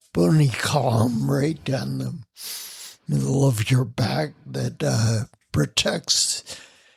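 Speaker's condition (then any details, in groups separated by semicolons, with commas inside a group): Spinocerebellar ataxia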